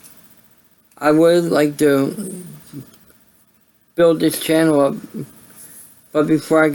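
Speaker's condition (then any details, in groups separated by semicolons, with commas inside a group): Cerebral palsy; voice sound affected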